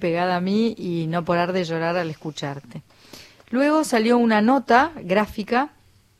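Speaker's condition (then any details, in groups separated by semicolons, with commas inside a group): No condition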